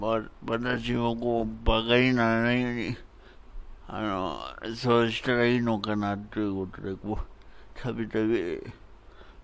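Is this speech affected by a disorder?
Yes: cerebral palsy; congenital, both hands and strength impaired, needs help with most daily tasks.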